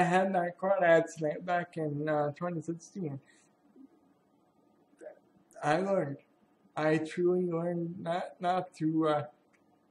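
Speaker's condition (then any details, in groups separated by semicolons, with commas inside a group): Cerebral palsy; sometimes hard to speak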